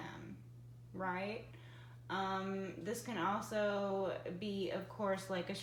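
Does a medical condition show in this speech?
No.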